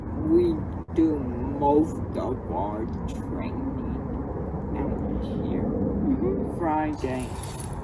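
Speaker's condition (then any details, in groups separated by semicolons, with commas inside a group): Cerebral palsy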